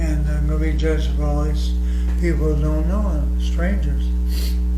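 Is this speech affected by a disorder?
Yes: ALS.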